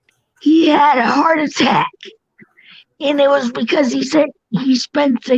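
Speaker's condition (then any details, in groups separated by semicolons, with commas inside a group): Cerebral palsy; tracheotomy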